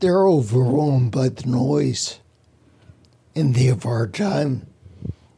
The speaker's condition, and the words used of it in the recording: Ataxia. Rare disease known as spinal cerebellar ataxia, which is a neuromuscular disease that's left me mobility challenged, as well as with a speech impediment